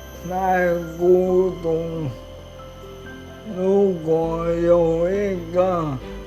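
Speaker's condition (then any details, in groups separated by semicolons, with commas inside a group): Motor neuron disease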